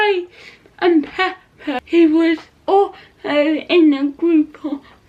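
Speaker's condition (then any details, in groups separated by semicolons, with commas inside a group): Cerebral palsy; not quadriplegic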